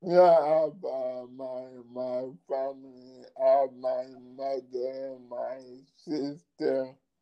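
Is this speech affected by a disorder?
Yes: ALS; diagnosed at age 27; voice box going, slurred speech, speaks very slowly, hard to hear.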